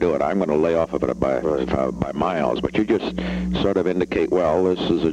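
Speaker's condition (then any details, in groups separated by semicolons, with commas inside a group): No condition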